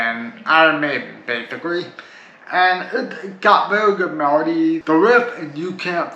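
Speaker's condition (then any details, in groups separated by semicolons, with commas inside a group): Cerebral palsy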